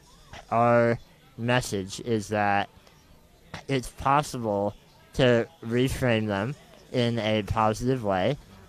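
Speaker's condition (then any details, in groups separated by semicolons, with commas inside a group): Muscular dystrophy; wheelchair user; on new treatment, making progress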